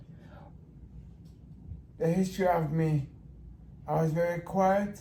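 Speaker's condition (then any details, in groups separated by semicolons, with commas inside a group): Brain injury; in brain injury rehab facility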